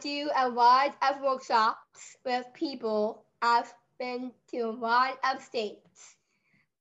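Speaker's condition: Down syndrome; 22 years old

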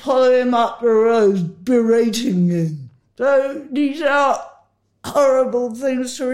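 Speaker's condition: Huntington's disease; initially misdiagnosed

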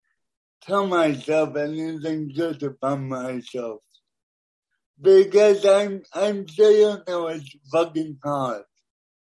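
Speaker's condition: Cerebral palsy; born premature, born deaf

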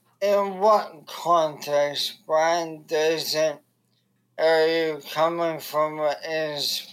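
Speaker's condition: ALS; dependent on wife

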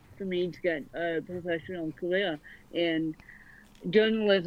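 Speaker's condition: Cerebral palsy; needs full help dressing

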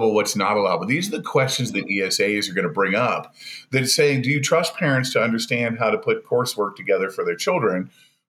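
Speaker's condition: No condition

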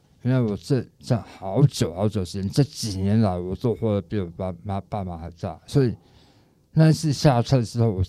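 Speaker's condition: Tongue cancer; recovered

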